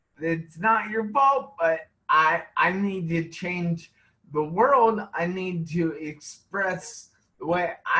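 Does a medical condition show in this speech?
Yes: traumatic brain injury.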